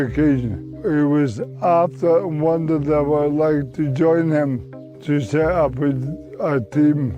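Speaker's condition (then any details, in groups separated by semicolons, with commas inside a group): Motor neuron disease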